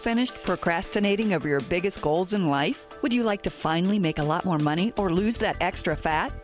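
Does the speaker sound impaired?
No.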